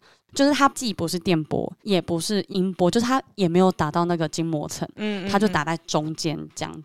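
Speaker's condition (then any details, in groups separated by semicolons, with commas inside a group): Cleft lip and palate; childhood submucous cleft palate, underbite, orthodontics, orthognathic surgery advancing upper, retracting lower jaw, health-insurance covered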